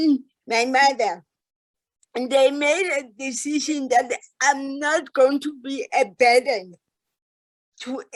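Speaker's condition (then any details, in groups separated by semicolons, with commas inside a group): Cerebral palsy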